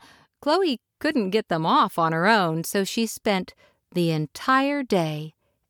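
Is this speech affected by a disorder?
No.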